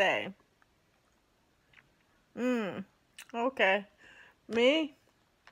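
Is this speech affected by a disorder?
Yes: ALS.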